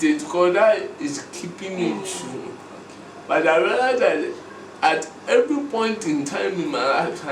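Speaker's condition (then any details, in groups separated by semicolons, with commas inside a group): Cerebral palsy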